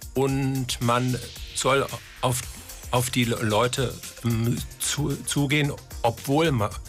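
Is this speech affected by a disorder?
Yes: stuttering; stuttering since age six, considered incurable, only lessened by openness; age 52, therapy a few years ago helped control speech anxiety, Stotterer Selbsthilfe Dortmund member; blocks, eases softly into stuttering to prevent blocking, occasionally very easy, gets flustered under stress; here repeated sounds, repeated words, prolonged sounds.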